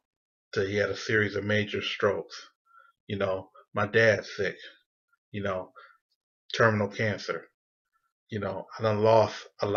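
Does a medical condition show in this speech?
No.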